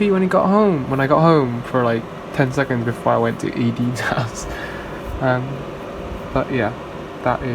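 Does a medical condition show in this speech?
No.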